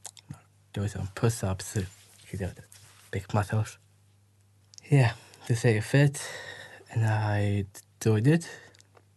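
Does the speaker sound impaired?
Yes: Down syndrome; 20-year-old man; speech not always clear, word-finding difficulty, helped when listeners wait.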